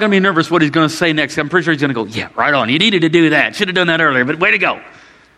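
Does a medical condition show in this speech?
No.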